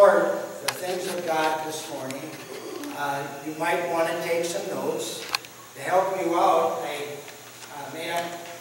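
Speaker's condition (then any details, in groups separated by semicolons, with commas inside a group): No condition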